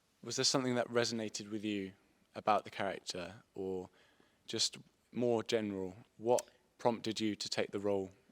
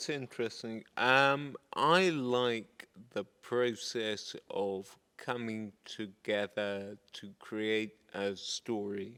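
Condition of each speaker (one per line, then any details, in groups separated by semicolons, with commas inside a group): No condition
Multiple sclerosis; progressive form; developing over recent years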